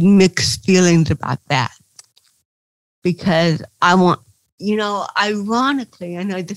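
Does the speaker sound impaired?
Yes: cerebral palsy; chronic pain.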